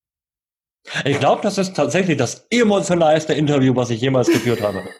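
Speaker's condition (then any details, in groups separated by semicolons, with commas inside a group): Cleft lip and palate, cleft lip, jaw and palate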